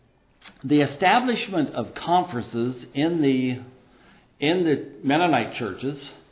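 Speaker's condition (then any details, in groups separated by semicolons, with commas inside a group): No condition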